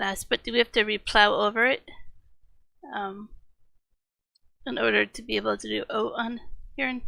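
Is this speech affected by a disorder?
No.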